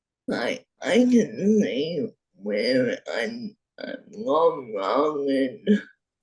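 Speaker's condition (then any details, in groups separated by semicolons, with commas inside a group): Friedreich's ataxia; neuromuscular condition; can no longer type; speech impairment, worsened over time, briefly used speech software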